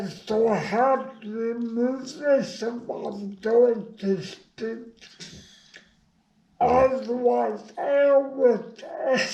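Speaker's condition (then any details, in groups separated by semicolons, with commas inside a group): Brain injury; neck operations for aspiration, speaking valve, throat muscles affected; over four decades since injury, hospitalized 4 to 5 years; speaks poorly, pushes air past vocal cords with fingers, aspirates saliva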